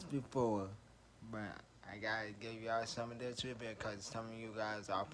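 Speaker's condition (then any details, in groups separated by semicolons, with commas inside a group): Traumatic brain injury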